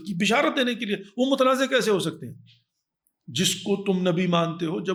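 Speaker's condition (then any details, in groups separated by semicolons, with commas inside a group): No condition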